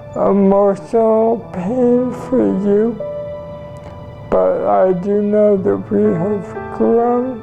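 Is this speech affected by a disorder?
Yes: ALS; gradual loss of ability to feed, dress and bathe self; cannot feed.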